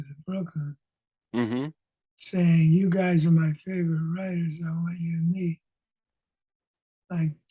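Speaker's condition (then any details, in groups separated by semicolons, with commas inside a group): Parkinson's disease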